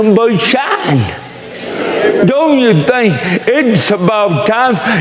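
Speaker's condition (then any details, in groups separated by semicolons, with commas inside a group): Cerebral palsy; present from birth; speech hard to understand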